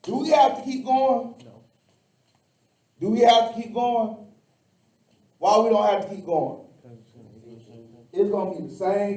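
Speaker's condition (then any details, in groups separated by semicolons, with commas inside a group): No condition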